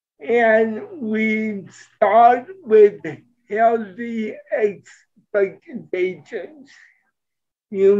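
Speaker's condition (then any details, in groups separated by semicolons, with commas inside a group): Cerebral palsy; present from birth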